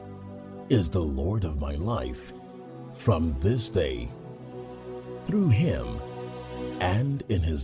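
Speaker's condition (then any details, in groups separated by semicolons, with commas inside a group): No condition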